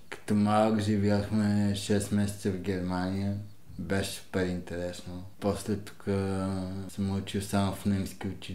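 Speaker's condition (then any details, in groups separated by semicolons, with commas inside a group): Cerebral palsy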